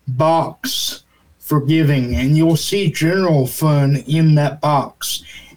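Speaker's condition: Cerebral palsy; needs ramps, single-level home or way to get upstairs

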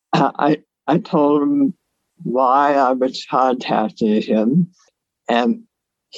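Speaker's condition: Oral cancer salvage surgery, partial tongue, mandible and soft palate resection; 12-hour salvage surgery, MD Anderson, removed left lower jawbone, esophageal nerves, soft palate hole; severe dysphagia since salvage surgery, supraglottal swallow, Tongometer tongue training for safer swallow and articulation

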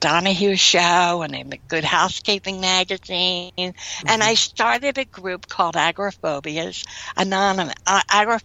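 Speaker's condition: Cleft lip and palate; severe congenital cleft lip, no mouth roof, failed surgery 18 months, reconstructions, Eustachian hearing problem

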